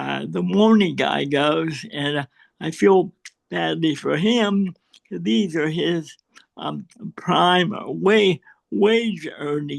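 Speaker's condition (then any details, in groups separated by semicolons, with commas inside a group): Cerebral palsy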